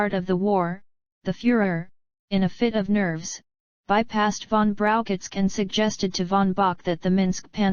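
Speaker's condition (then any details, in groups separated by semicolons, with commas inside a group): No condition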